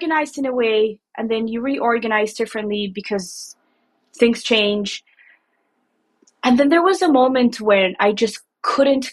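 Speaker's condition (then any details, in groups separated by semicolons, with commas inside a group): No condition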